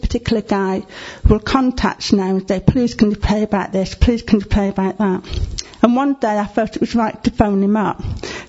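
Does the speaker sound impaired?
Yes: deafness; relies on lip reading.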